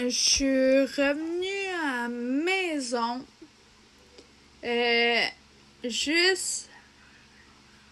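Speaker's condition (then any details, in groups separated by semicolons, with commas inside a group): Ataxia; degenerative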